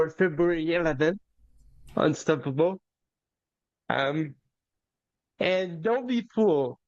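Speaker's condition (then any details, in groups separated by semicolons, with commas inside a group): Cerebral palsy; present from birth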